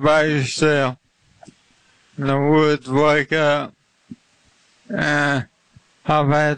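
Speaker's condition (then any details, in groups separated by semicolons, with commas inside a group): ALS; limb-onset, left hand weakness first, spread through left arm, slight right leg symptoms, diagnosed at Duke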